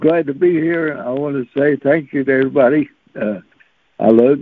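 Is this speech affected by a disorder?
Yes: cerebral palsy; since birth.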